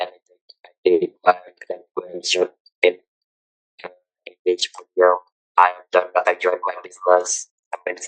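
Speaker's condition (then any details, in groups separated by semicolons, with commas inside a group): Throat cancer, electrolarynx user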